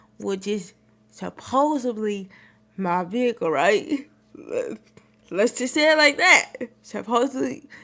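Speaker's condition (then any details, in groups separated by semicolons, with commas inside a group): Cerebral palsy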